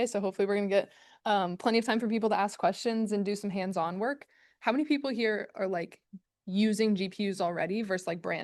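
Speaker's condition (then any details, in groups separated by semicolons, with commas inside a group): No condition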